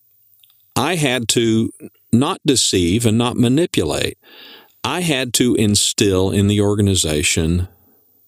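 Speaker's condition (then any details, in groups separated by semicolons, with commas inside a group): No condition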